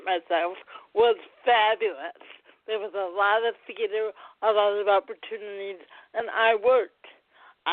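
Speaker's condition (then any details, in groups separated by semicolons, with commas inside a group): Cerebral palsy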